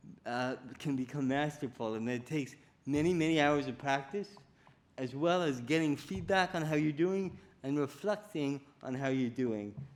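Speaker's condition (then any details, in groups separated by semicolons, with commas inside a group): Cerebral palsy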